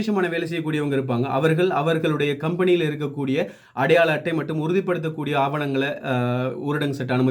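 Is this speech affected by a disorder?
No.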